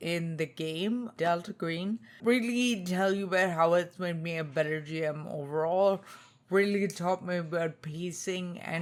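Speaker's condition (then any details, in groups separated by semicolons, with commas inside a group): Spinocerebellar ataxia type 2, SCA2; tongue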